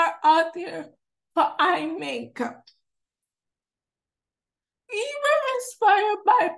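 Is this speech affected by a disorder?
Yes: cerebral palsy; affects hand, hand tremor.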